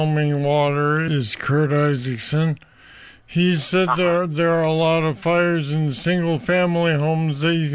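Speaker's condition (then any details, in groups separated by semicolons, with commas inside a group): Parkinson's disease; deep brain stimulators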